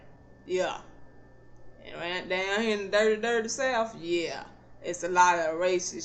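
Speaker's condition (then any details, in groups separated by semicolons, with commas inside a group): Cerebral palsy; not paralyzed, can stand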